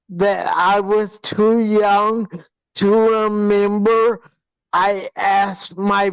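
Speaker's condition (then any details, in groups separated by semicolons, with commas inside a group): Hydrocephalus with shunt failure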